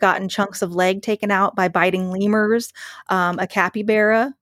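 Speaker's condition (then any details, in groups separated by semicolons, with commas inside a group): No condition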